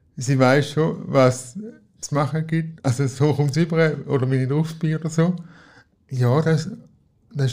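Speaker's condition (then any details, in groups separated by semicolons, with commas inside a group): Cerebral palsy; wheelchair user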